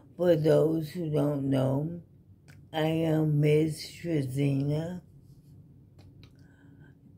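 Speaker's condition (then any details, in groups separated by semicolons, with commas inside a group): ALS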